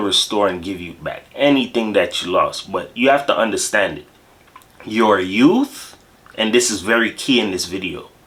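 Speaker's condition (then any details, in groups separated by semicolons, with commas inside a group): No condition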